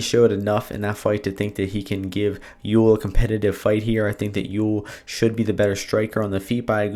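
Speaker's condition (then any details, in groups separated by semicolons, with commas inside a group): No condition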